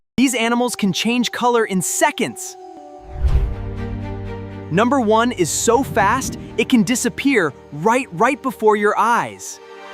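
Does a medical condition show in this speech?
No.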